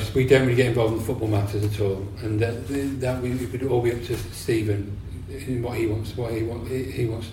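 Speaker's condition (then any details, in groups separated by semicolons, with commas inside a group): Parkinson's disease; new since onset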